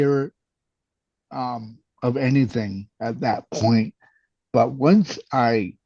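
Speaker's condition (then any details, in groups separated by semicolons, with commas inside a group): Cerebral palsy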